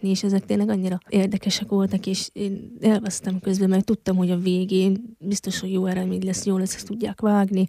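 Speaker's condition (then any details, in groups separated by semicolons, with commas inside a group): Hearing loss since birth; congenital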